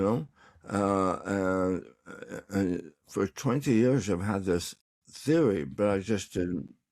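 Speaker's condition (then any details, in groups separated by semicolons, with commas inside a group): Tongue cancer; recovering, tongue exercises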